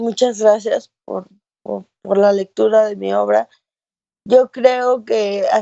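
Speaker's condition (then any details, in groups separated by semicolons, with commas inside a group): Cerebral palsy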